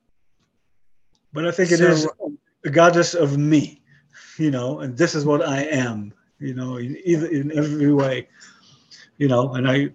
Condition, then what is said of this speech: Aphasia. But here I am, you know, I'm trying to have a conversation with a subject matter that's been interesting, and I can't, you know, do anything with it